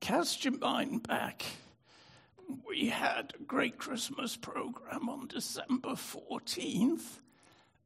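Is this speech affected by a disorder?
Yes: spasmodic dystonia; likened to Robert Kennedy Jr.'s voice.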